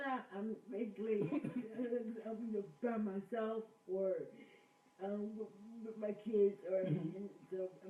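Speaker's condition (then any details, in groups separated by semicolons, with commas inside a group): Cerebral palsy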